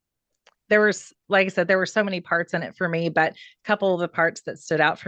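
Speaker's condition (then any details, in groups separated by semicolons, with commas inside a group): No condition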